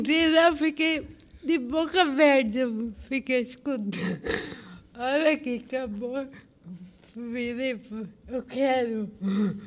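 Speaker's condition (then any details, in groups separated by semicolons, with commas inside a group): Cerebral palsy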